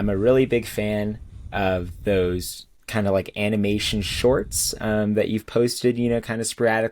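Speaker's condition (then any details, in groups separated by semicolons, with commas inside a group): No condition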